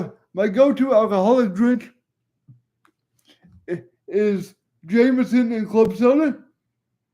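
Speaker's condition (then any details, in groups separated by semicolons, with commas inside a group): Cerebral palsy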